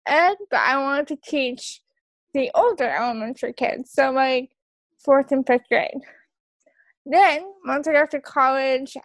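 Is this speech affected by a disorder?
Yes: cerebral palsy; onset before birth.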